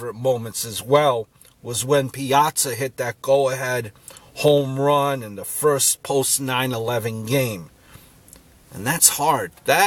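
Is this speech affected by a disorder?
No.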